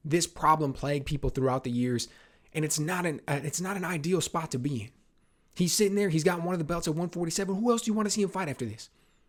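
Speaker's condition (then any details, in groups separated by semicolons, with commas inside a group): No condition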